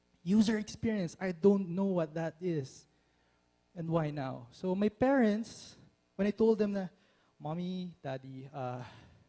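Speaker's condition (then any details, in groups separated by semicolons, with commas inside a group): No condition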